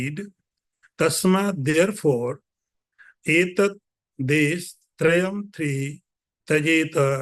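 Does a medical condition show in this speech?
No.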